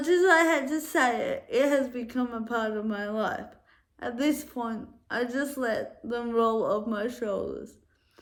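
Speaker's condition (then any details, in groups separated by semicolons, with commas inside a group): Cerebral palsy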